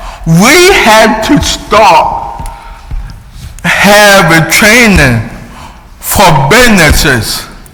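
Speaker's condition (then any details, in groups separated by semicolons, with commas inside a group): Cerebral palsy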